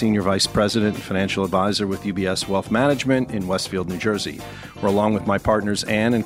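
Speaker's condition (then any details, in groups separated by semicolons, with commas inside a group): No condition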